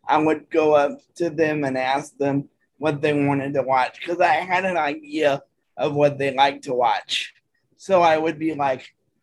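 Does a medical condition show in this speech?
Yes: cerebral palsy; uses adaptive voice dictation apps on phone and computer for typing.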